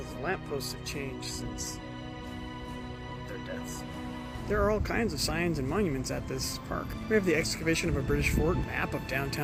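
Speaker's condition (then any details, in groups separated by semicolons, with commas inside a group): No condition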